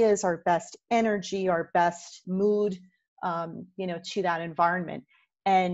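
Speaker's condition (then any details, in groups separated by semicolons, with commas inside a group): No condition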